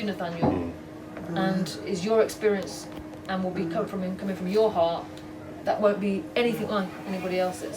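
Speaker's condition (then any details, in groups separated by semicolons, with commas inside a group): No condition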